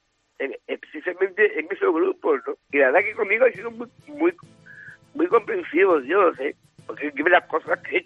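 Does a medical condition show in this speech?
Yes: Down syndrome; trisomy 21.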